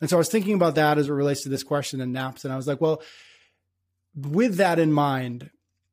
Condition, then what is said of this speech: No condition.